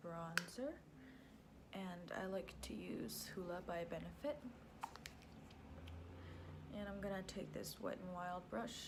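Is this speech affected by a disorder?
No.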